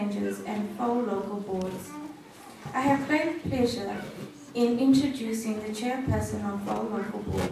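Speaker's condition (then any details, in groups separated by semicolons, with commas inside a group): No condition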